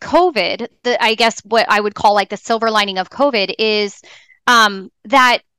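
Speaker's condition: No condition

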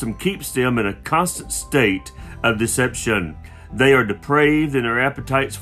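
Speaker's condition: No condition

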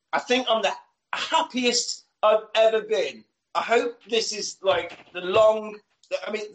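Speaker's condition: No condition

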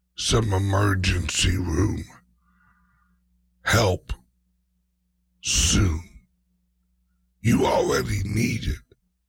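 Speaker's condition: Speech impediment, mild; slight speech impediment

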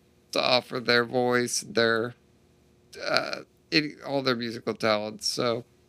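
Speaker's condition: Duchenne muscular dystrophy; no family history

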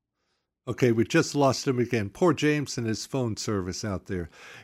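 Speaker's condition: No condition

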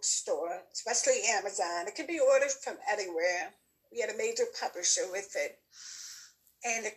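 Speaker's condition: Deafness; born with normal hearing

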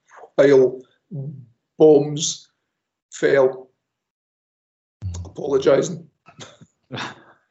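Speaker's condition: Stammer; restrictive through life until Maguire speech recovery program about 21 years ago; since Maguire program able to give public, after-dinner, wedding and funeral speeches; says currently pretty sloppy, not best example of Maguire program; blocks

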